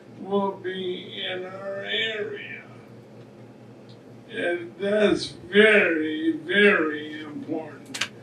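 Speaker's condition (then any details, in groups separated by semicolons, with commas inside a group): ALS; speech difficulty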